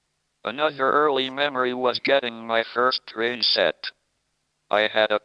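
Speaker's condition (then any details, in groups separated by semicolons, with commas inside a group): Motor neurone disease, speech-generating device; early speech impediment, steadily worsened, voice lost after tracheostomy, earlier thumb-controlled voice box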